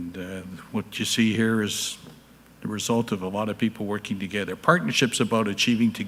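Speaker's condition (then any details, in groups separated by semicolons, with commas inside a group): No condition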